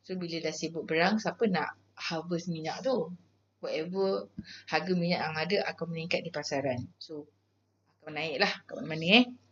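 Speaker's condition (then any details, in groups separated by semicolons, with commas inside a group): No condition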